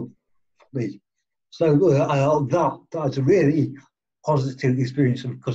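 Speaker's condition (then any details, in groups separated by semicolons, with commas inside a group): Cerebral palsy; present from birth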